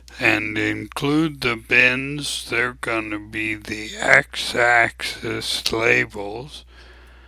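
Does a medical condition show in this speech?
Yes: ALS; abnormally slow voice.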